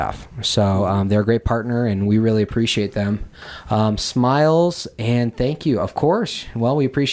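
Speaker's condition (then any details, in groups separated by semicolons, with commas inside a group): No condition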